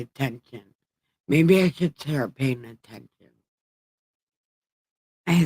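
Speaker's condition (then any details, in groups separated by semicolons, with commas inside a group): Brain injury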